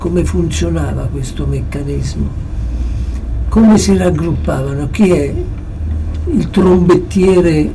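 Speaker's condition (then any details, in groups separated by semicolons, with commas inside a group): Parkinson's disease; approaching final stage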